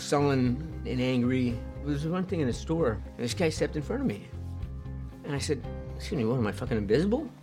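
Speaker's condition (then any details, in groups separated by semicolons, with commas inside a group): Parkinson's disease; onset late twenties with pinky tremor, progressive, incurable, rigidity, slowness, reduced blinking and facial expression; Sinemet, hand tremor, limping, falls, pins in broken hand, broken arm, swinging movements with excess medication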